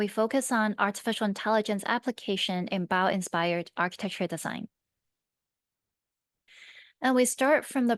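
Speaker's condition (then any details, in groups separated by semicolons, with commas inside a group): No condition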